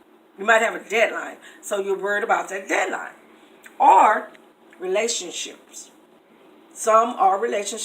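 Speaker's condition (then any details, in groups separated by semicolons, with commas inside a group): No condition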